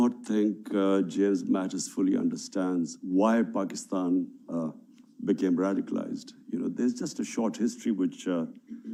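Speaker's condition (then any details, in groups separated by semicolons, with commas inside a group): No condition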